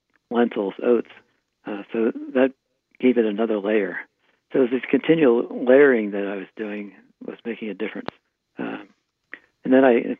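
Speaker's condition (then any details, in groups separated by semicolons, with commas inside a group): Parkinson's disease; Requip and other dopamine agonists tried earlier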